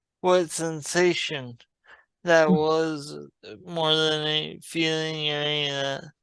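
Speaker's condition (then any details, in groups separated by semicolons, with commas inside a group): Traumatic brain injury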